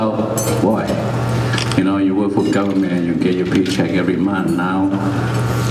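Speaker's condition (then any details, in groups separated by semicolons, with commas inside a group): No condition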